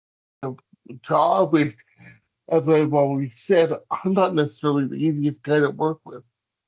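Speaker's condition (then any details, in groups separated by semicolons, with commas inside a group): Cerebral palsy; hamstring releases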